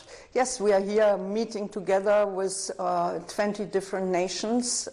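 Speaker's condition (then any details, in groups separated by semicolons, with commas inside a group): No condition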